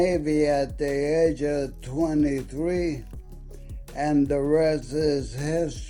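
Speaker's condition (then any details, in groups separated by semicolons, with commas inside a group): ALS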